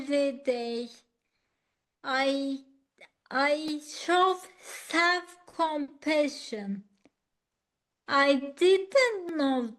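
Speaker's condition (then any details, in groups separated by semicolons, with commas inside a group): Acquired ataxia; lithium toxicity, cerebellar damage; about 3 years since onset, walks, falls when tired, head tremor; lost speech at onset, speech therapy, still slow but understandable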